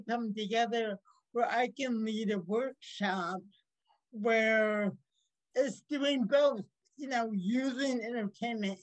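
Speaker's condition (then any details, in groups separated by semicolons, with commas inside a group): Cerebral palsy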